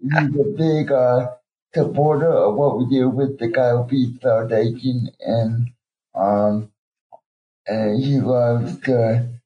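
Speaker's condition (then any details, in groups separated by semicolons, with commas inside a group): Cerebral palsy; years of therapy, went through adaptive learning program for people with disabilities about 32 years ago; ongoing therapy, spasms, always fighting own body; types about 10 words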